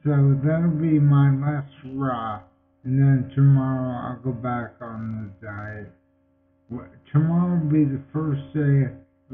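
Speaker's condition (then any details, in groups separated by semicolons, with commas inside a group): Multiple sclerosis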